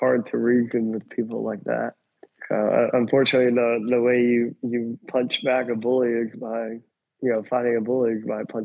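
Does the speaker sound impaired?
Yes: cleft lip and palate; congenital.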